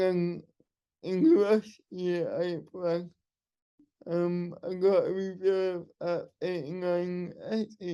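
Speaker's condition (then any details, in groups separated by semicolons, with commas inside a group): Cerebral palsy; wheelchair user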